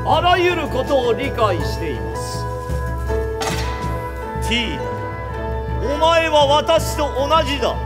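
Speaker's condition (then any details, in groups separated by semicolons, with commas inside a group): No condition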